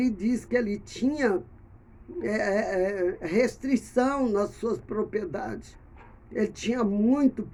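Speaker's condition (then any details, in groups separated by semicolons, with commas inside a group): No condition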